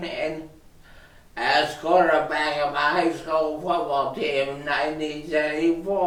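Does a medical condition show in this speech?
Yes: traumatic brain injury; quadriparesis, limited use of all limbs.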